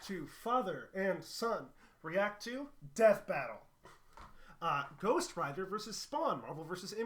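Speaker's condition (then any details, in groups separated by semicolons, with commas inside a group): No condition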